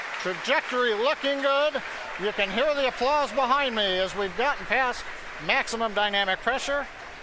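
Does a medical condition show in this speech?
No.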